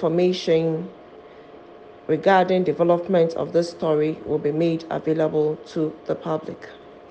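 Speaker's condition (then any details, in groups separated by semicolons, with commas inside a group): No condition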